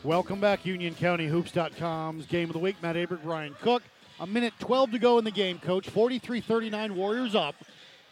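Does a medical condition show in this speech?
No.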